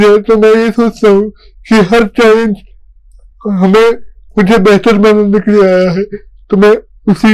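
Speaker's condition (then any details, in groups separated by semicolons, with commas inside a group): Cerebral palsy; since childhood; voice not clear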